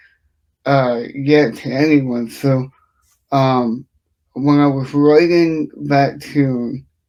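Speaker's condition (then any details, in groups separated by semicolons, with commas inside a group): Cerebral palsy; from birth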